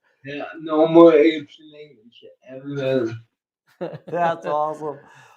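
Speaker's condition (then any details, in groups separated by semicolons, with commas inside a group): Cerebral palsy; uses one hand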